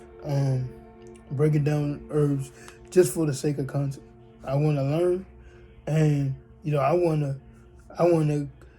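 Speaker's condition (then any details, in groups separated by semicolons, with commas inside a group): Cerebral palsy, spastic diplegia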